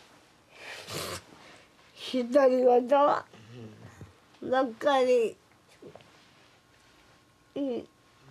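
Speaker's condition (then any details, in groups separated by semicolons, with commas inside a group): Cerebral palsy; severe, wheelchair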